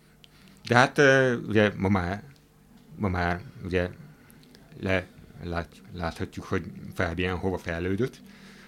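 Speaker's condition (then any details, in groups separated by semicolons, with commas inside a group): Hearing impairment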